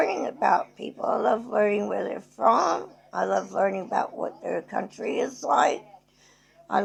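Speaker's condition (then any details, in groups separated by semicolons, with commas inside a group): Cerebral palsy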